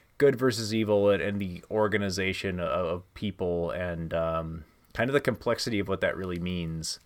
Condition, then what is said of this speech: None; typical speech.